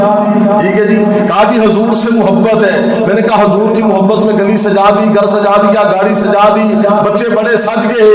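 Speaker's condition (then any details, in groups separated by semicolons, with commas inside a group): No condition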